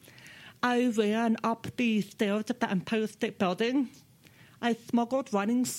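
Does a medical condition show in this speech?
Yes: deafness; speaks with own voice.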